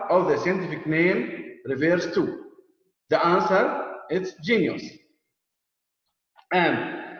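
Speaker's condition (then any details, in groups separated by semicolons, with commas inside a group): No condition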